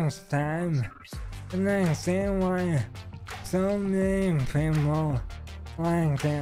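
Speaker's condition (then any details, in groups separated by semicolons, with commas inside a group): ALS; stem cell treatment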